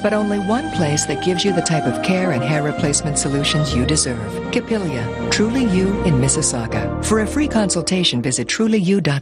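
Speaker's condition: No condition

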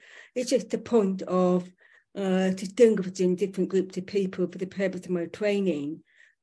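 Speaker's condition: Profoundly deaf, born profoundly deaf

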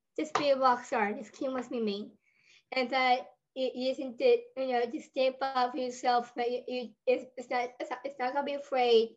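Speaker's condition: Down syndrome; adult with Down syndrome

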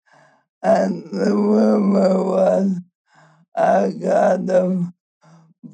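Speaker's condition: ALS; cannot use arms, cannot walk, uses Tobii Dynavox speech-generating device; communicates softly, Tobii Dynavox translates words, host repeats and sometimes reads words

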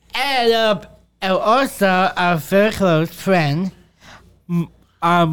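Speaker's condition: Down syndrome; extra third copy of 21st chromosome

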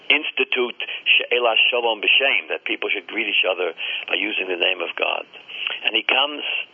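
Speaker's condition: No condition

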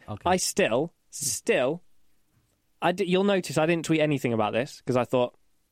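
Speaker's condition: No condition

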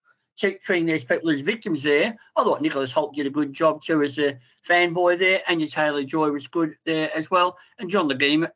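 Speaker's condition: Cleft palate and lip; congenital cleft palate and lip, plastic surgery and dental work over first 14 years, Royal Children's Hospital; speech therapy in childhood at Royal Children's Hospital

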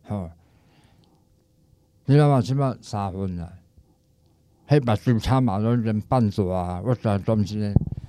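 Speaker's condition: Tongue cancer, stage 4 tongue cancer and parotid cancer; recovered

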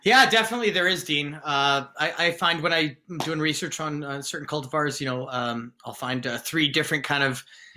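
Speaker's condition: No condition

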